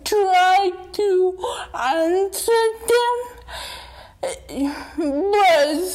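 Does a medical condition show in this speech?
Yes: dystonia; takes deep breath and relaxes when tense to gain control, calms before able to speak.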